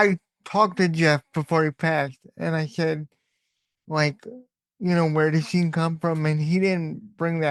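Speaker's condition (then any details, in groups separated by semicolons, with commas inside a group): Cerebral palsy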